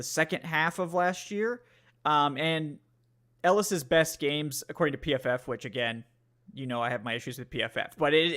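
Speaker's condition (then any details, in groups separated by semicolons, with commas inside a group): No condition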